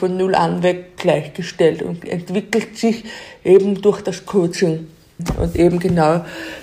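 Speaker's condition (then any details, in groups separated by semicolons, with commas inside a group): Deafness; learned sign language only from age 17, uses sign language interpreters; learned to speak over time despite deafness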